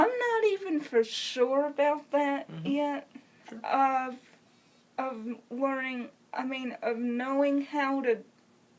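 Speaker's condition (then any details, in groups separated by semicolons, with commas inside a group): Cerebral palsy; congenital, uses wheelchair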